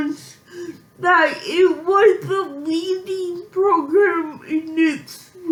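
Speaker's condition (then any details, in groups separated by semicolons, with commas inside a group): Physical speech impairment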